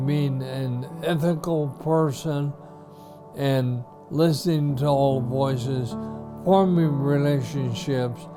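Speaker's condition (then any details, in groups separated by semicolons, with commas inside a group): ALS; few months since diagnosis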